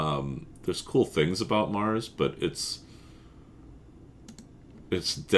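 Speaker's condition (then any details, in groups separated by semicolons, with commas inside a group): No condition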